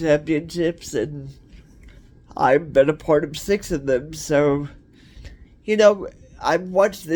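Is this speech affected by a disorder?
Yes: cerebral palsy; cerebral palsy, wheelchair.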